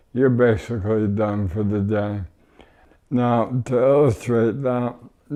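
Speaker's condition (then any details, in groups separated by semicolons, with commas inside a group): ALS; no tracheostomy, power wheelchair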